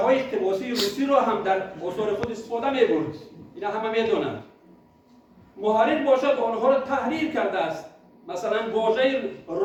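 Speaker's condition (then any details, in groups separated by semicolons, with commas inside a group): No condition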